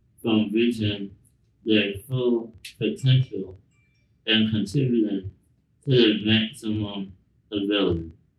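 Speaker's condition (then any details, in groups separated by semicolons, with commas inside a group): Spinal muscular atrophy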